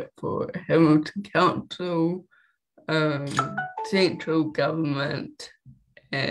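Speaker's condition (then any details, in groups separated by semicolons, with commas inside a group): Cerebral palsy; walks, no wheelchair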